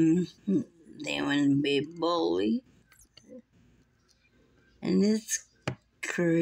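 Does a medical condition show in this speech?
Yes: muscular dystrophy.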